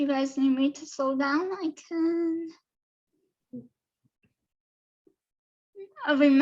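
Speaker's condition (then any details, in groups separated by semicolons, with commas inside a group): Cerebral palsy; affects all four limbs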